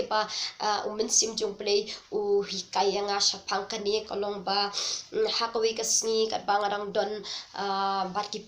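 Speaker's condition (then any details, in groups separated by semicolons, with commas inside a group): No condition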